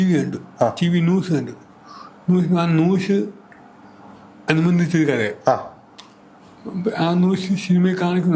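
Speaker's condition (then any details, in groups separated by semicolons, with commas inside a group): Cerebral palsy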